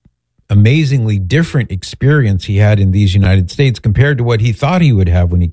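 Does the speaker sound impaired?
No.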